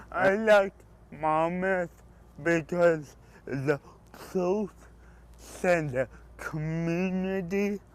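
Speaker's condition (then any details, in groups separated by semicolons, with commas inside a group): Cerebral palsy; speech impediment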